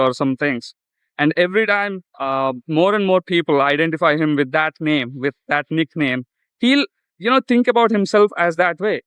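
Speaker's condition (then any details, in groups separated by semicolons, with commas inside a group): No condition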